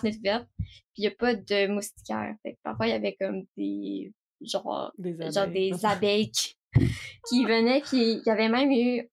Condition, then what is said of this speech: Stuttering. Je suis quand même dans un passage ces années-là que ça va vraiment mieux.